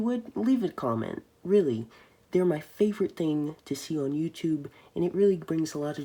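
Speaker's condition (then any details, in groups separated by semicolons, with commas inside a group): No condition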